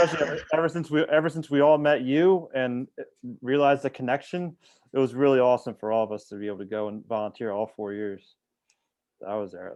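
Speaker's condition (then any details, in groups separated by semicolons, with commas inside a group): No condition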